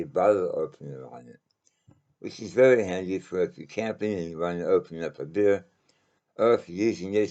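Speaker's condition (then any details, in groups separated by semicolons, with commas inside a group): Mouth cancer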